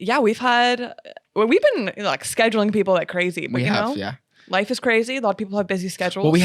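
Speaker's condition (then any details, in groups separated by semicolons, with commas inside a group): No condition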